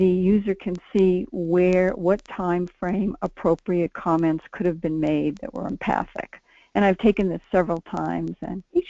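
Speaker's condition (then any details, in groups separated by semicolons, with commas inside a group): No condition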